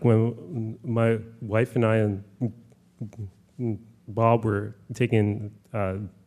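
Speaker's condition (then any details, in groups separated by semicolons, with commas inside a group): Stuttering; present since at least ninth grade; prolonged sounds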